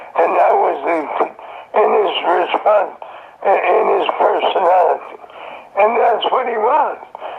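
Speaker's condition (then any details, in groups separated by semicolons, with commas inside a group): Throat cancer; survivor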